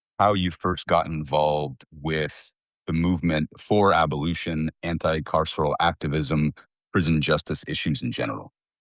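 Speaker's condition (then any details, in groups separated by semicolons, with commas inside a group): No condition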